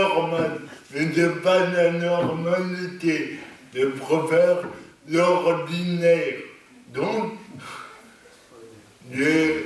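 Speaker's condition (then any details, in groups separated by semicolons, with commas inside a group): Cerebral palsy; lifelong, non-progressive; stable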